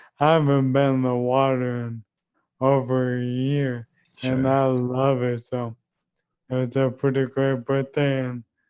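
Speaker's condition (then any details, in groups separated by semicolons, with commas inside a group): ALS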